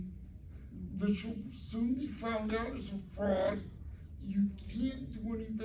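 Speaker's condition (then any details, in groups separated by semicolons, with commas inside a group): Cerebral palsy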